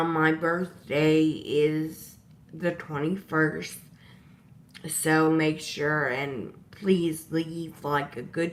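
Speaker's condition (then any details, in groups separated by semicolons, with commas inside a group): Disability causing slurred speech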